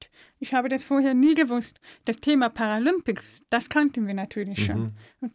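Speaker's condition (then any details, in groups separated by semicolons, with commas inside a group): Deafness; deaf since birth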